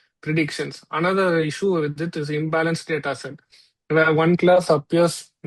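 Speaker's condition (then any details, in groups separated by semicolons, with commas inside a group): No condition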